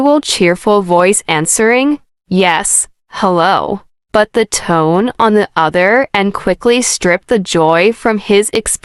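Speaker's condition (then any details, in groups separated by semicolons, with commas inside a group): No condition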